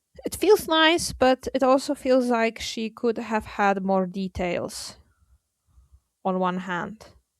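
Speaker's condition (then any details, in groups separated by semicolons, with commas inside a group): No condition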